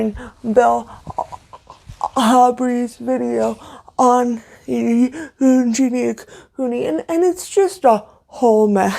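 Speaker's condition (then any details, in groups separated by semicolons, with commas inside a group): Cerebral palsy, severe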